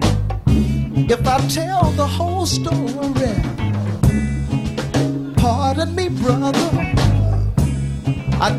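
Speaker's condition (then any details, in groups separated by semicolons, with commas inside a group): No condition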